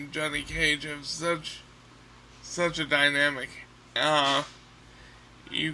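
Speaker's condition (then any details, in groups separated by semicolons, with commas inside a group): Cerebral palsy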